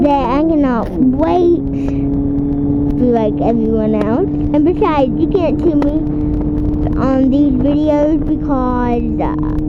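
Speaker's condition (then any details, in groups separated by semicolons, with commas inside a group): Cerebral palsy; affects legs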